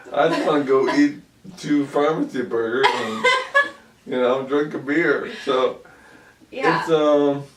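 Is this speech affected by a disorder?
Yes: ALS; about 2 years since onset.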